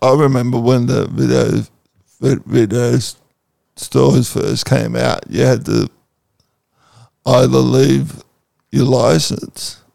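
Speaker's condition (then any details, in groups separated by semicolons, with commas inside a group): Cerebral palsy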